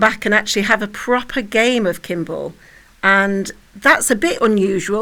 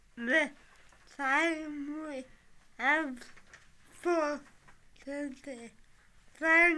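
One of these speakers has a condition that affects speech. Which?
The second: cerebral palsy; from birth.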